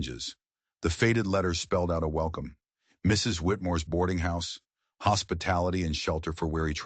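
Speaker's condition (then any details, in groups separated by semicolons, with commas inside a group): No condition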